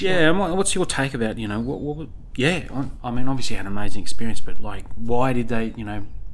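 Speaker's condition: No condition

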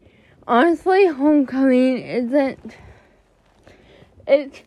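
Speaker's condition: Cerebral palsy; more jerking in class

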